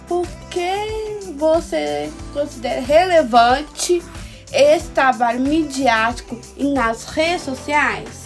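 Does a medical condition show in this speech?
Yes: Down syndrome; trisomy 21, congenital, childhood therapies, private lessons, extra support at school and university; adult woman, about 28.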